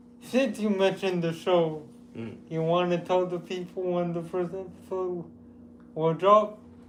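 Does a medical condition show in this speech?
Yes: cerebral palsy; with developmental delay.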